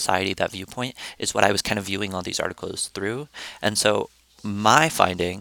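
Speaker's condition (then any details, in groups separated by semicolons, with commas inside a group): No condition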